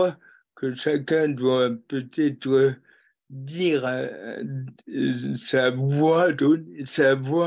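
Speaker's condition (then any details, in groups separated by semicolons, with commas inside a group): Cerebral palsy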